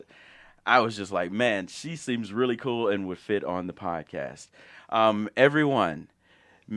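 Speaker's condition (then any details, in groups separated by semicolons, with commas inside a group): No condition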